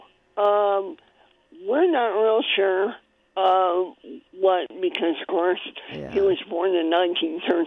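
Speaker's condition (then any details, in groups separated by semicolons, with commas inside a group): Cleft palate; congenital cleft palate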